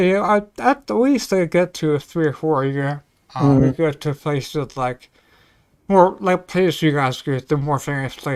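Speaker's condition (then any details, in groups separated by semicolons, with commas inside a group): Ataxia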